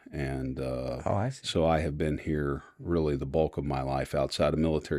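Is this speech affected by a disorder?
No.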